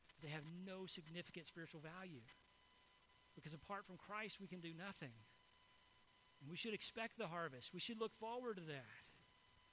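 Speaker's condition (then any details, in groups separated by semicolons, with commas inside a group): No condition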